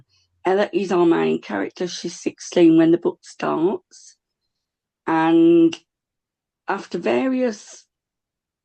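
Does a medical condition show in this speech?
No.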